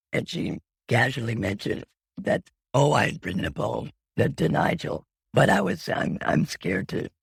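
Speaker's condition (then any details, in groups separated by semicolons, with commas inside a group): Laryngectomy; voice box removed after radiation for head and neck cancer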